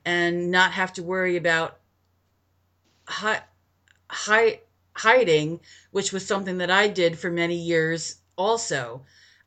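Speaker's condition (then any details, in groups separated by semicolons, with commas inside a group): Stuttering; stutter persisting into adulthood; formerly avoided speaking situations, speechless at first self-help group meeting, said name and stutter by fourth or fifth; repeated sounds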